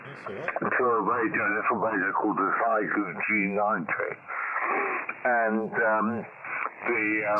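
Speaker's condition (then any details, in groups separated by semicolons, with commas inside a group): Mouth surgeries; multiple mouth surgeries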